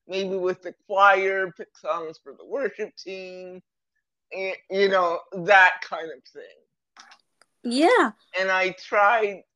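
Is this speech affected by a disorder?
Yes: cerebral palsy; present from birth.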